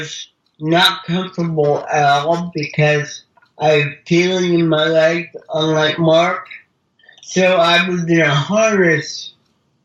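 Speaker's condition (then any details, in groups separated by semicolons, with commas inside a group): Cerebral palsy; mild speech impediment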